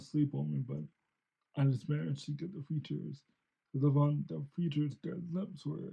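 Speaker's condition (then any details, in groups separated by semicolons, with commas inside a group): Cerebral palsy; since birth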